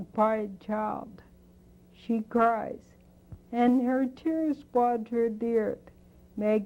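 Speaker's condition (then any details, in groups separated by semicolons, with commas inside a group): Spinocerebellar degeneration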